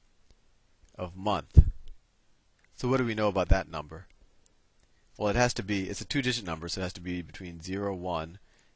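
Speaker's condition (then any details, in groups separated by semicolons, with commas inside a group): No condition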